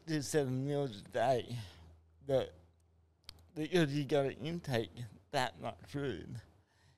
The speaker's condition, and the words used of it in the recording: Cerebral palsy. So for me, that diagnosis of you're never going to walk or talk completely wrong.